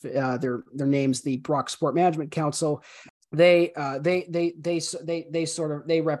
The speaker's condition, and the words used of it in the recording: Stuttering. So for me, I have a heavy stutter in my voice.